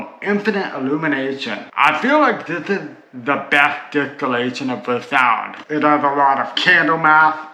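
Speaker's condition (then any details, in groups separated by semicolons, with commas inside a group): Cerebral palsy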